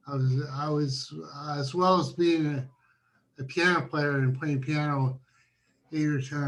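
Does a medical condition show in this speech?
Yes: Parkinson's disease; right-side tremor, deep brain stimulation implant; right-side tremor gone after stimulation, previously on levodopa.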